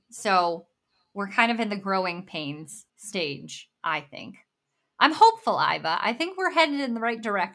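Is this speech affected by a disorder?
Yes: bilateral cleft lip and palate; congenital.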